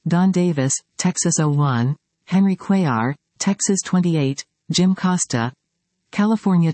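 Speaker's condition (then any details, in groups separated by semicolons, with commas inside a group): No condition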